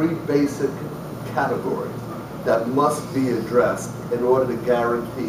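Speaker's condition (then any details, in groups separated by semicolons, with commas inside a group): No condition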